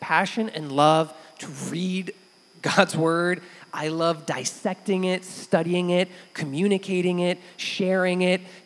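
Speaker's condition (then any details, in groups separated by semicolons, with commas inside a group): No condition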